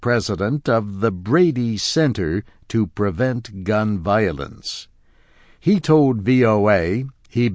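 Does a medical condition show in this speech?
No.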